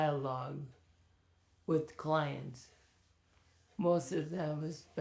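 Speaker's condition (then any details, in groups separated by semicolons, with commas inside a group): ALS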